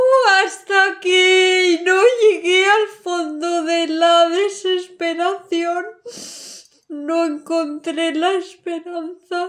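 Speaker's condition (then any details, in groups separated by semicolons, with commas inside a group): ALS; increasingly hard to articulate, losing speech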